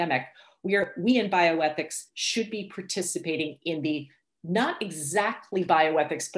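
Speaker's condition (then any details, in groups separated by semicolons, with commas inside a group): No condition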